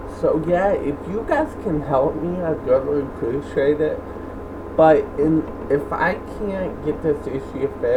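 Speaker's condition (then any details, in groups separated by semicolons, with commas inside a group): Cerebral palsy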